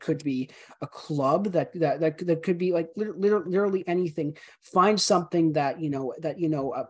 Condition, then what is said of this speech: Stuttering. So for me, I have a heavy stutter in my voice.